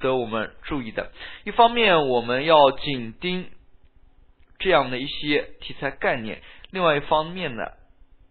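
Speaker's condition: No condition

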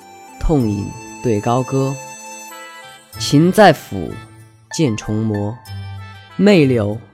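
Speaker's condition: No condition

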